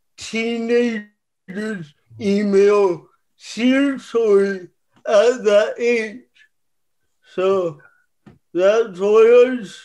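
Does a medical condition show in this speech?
Yes: cerebral palsy; childhood physical therapy, therapist started lifting with ankle weights on dowel bar, therapy became weight training.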